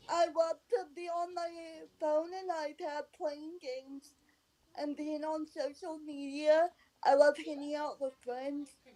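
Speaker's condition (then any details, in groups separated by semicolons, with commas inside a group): Cerebral palsy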